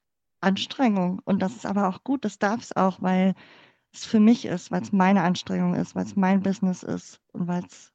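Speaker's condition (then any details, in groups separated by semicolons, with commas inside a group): Cleft palate; congenital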